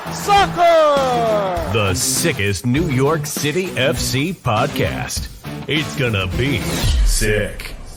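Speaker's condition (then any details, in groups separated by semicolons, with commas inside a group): No condition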